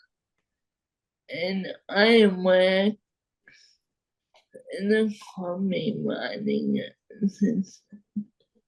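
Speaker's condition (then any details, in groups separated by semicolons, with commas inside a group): Friedreich's ataxia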